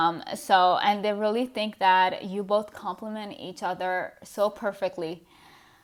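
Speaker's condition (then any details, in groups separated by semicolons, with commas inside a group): No condition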